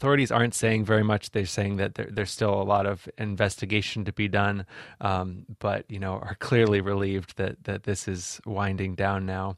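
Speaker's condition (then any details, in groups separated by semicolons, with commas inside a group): No condition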